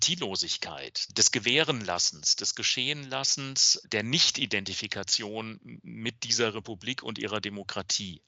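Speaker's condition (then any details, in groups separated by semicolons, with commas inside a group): No condition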